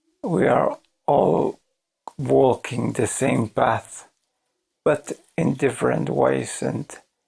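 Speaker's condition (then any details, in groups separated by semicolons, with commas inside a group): ALS; voice severely damaged, hard to understand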